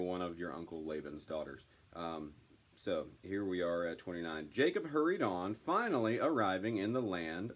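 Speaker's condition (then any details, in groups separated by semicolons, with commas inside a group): No condition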